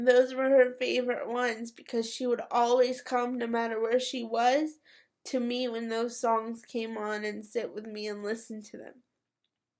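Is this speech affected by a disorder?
Yes: cerebral palsy.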